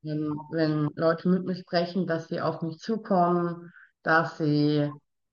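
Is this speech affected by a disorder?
Yes: Down syndrome; BUK signing-supported communication used heavily in early childhood through family.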